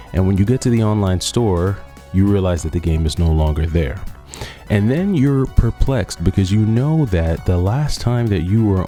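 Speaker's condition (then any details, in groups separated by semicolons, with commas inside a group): No condition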